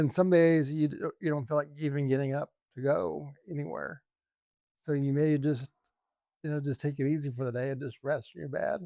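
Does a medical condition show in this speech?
Yes: ALS.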